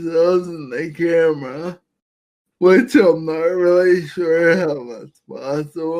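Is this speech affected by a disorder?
Yes: Friedreich's ataxia.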